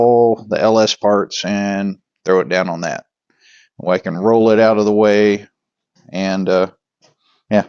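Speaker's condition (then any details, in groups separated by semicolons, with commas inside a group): No condition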